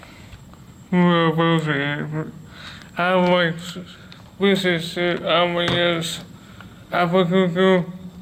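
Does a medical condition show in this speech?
Yes: cerebral palsy; speech disability.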